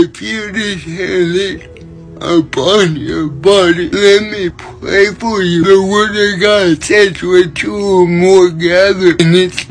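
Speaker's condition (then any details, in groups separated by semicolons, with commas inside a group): Cerebral palsy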